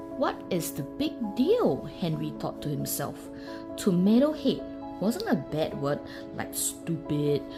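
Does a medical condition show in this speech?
No.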